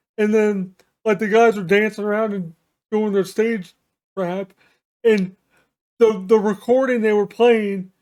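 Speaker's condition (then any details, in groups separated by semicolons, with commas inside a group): Cerebral palsy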